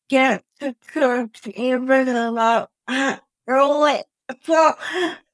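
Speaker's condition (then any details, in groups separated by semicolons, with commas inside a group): Cerebral palsy; born premature at about 3 pounds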